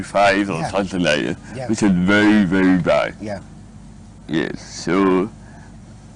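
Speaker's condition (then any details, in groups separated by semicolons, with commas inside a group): Cerebral palsy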